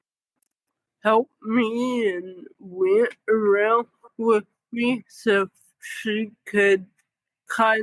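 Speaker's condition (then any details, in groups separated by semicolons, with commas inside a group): Cerebral palsy; from birth, oxygen loss at delivery, newborn seizures; about 35 years since birth, multiple medications; newborn couldn't cough or suck, tube fed, childhood speech therapy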